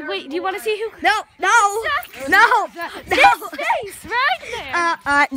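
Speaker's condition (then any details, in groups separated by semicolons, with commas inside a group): No condition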